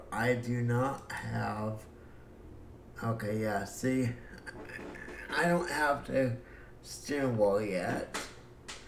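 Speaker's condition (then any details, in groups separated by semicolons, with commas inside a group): Cerebral palsy; breathing fine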